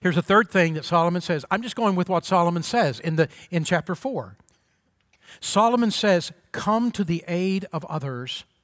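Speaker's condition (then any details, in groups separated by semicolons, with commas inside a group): No condition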